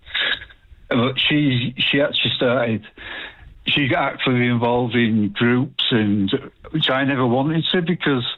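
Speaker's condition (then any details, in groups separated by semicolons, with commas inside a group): Parkinson's disease; hereditary form, long-standing, degenerative, will never get better; uses walker, thrown off balance on ramp, risk of falling, cannot physically do former tasks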